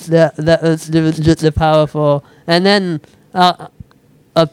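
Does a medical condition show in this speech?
Yes: speech impediment; switched to typing instead.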